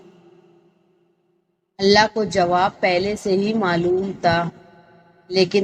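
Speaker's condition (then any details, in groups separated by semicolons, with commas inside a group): No condition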